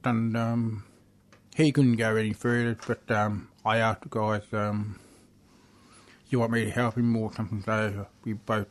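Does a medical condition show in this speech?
Yes: deafness; struggles when people talk quickly.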